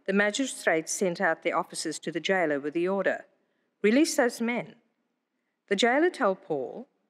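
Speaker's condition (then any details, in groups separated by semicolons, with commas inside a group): No condition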